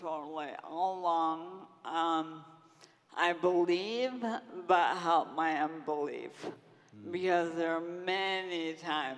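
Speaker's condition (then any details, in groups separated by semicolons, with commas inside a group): Friedreich's ataxia; onset in 20s after severe illness, diagnosed at University of Michigan, progressive, staggering gait, lost walking, no treatment; over two decades since onset, uses wheelchair, service dog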